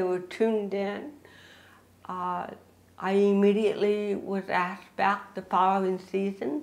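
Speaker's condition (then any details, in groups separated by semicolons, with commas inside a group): Cerebral palsy; speaking takes extra mental effort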